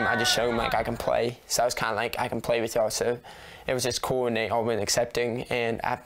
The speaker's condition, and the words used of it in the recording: Deafness. If he would say a word wrong, I'd correct him, and I still do.